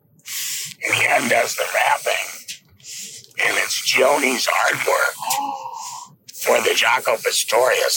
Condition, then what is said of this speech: Laryngectomy. It's hard for me as a laryngectomy to ignore that I'm in a laryngectomy and go through every day pressing on my neck and using my esophagus to talk because I don't have vocal cords.